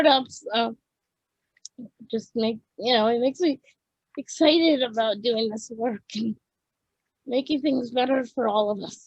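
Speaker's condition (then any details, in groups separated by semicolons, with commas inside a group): Cerebral palsy; birth oxygen deprivation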